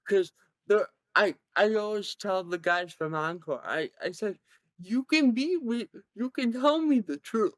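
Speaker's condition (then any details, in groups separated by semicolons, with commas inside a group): Cerebral palsy; present from birth, severe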